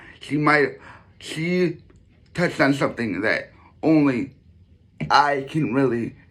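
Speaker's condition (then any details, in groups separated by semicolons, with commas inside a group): Cerebral palsy; sometimes affects speech, may sound slurred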